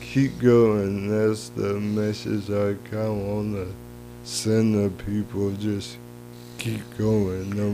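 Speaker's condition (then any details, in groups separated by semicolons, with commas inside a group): Cerebral palsy; lifelong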